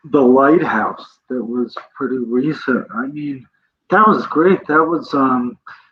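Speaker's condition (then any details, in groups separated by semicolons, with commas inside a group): Cerebral palsy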